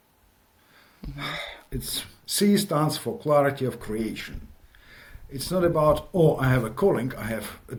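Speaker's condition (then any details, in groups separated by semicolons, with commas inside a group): No condition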